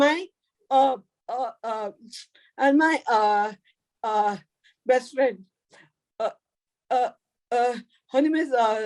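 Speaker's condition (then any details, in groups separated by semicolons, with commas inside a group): Cerebral palsy; floppy limbs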